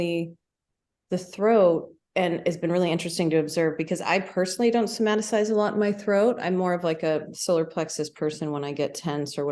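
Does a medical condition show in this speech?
No.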